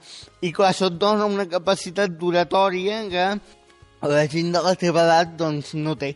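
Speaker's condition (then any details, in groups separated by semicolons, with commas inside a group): Spastic quadriplegic cerebral palsy; age 18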